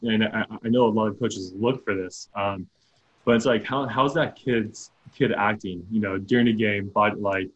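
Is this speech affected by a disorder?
Yes: stuttering; difficulty getting out the phrase all-American during recording; three a sounds in a row challenging; here repeated words.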